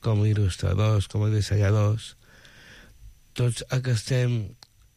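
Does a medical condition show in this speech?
Yes: Down syndrome; intellectual disability.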